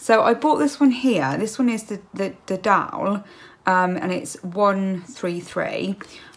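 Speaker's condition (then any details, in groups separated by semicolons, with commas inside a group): No condition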